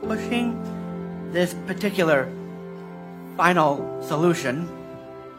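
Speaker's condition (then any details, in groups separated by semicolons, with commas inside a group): Down syndrome; adult man; testifying before Congress, heard in posted video clip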